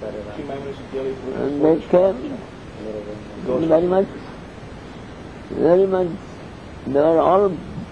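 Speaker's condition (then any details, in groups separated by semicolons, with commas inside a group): Deafness; cannot hear audience questions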